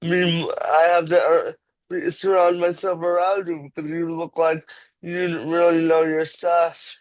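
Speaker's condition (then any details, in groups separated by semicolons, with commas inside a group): Cerebral palsy; cerebral palsy from birth, uses wheelchair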